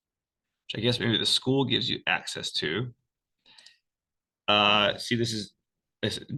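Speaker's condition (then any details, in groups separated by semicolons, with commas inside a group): No condition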